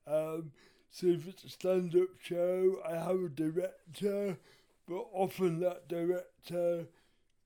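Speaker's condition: Cerebral palsy; speaks very differently in stand-up due to rhythm, writes material to own rhythm for easier speaking

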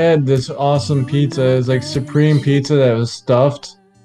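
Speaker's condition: No condition

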